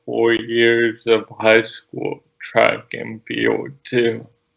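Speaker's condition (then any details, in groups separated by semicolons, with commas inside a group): Cerebral palsy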